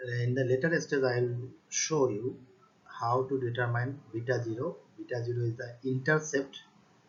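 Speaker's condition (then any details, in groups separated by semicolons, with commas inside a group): No condition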